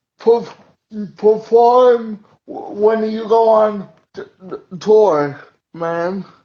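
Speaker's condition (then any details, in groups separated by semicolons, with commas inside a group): Cerebral palsy; uses wheelchair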